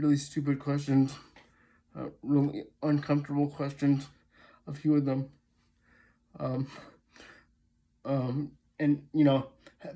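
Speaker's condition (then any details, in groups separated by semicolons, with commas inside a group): Cerebral palsy, spastic diplegia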